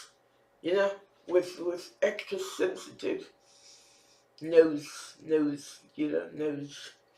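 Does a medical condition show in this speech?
Yes: facial palsy; can barely hear own speech.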